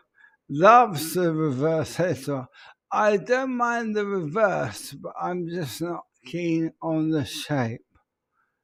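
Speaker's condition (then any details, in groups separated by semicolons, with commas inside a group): ALS; peculiar voice, speech very difficult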